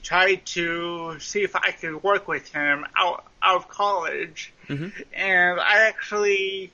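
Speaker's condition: Cerebral palsy; mild form, lifelong since childhood

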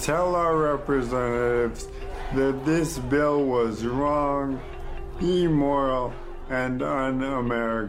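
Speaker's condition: ALS; progressive, within a year affecting every body part including voice, later eye-gaze computer speech; newly diagnosed, about a year since onset, muscles weakening, ventilator anticipated; voice changed and weakening, losing ability to speak

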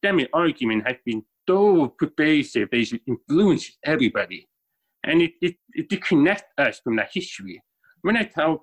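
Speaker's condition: Deafness, born deaf

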